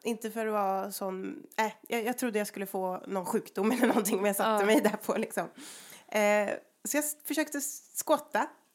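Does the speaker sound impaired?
No.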